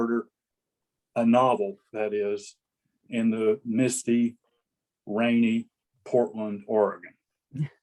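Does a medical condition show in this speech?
No.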